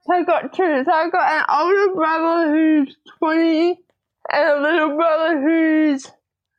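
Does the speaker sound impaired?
Yes: cerebral palsy; spastic diplegia, both legs affected, hands mildly affected, found not developing properly, early intervention therapy; teenager, fully mobile without wheelchair, scooter planned through NDIS, on medication, no surgery yet; speech a bit odd, typing easier, computer full-time for schoolwork since grade one.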